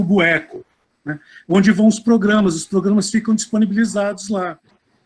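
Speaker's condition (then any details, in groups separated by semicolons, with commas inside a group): No condition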